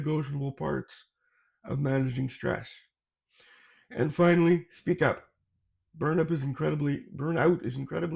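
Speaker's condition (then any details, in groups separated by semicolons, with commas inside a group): No condition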